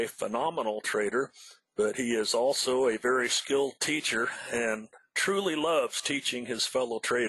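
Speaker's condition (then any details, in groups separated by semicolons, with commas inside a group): No condition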